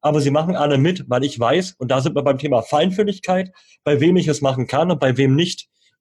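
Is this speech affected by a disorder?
Yes: cleft lip and palate; jaw and palate.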